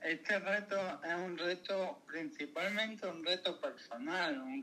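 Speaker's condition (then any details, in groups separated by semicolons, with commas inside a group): Cerebral palsy; caused by meningitis in birth canal during birth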